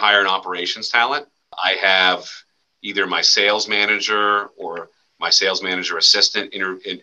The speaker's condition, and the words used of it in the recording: No condition.